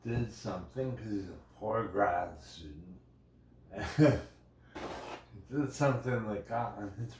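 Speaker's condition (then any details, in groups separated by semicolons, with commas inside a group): Brain injury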